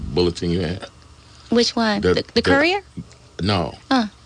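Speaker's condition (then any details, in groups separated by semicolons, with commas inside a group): No condition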